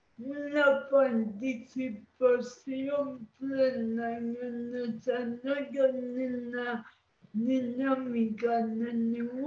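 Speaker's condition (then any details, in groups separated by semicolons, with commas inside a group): Cerebral palsy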